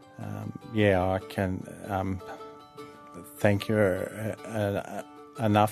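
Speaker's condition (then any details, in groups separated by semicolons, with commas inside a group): Aphasia after stroke; left-hemisphere stroke about 4 years ago, lost work and physical ability; long recovery ahead, referred by speech therapist to Stroke a Chord Choir, sings; words lost for 6 months then slowly returned, little speech on joining, since improved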